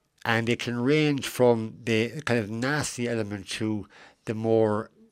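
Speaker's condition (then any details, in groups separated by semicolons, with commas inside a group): Cleft lip and palate; adult, age 41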